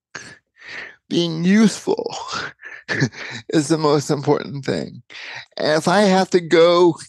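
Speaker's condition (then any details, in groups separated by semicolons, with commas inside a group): Cerebral palsy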